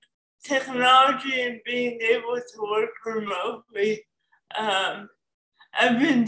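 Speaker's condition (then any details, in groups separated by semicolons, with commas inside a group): Cerebral palsy; cerebral palsy from birth, obstructive labor, oxygen deprivation, forceps delivery, couple weeks in NICU, moved to U.S. before age three for therapy; moderate to severe, wrote dissertation with typist in another state, works remotely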